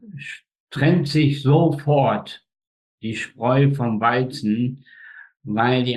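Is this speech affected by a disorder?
Yes: spastic tetraparesis, spastic quadriplegia; birth injury, cord around neck, brain oxygen loss up to 15 minutes, four limbs, facial paralysis; speech control difficulties.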